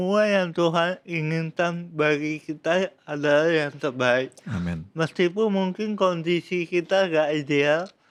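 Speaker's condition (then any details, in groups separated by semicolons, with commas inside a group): Cerebral palsy; from birth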